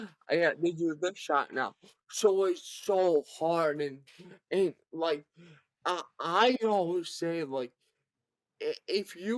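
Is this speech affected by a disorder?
Yes: cerebral palsy; present from birth, severe.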